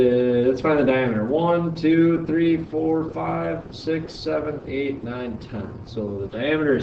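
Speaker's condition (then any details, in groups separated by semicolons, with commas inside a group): No condition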